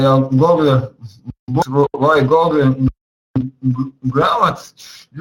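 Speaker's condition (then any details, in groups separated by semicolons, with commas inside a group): Cerebral palsy; since birth; speech not very clear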